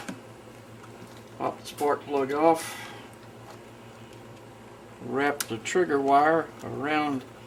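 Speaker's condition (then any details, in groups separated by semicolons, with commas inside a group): No condition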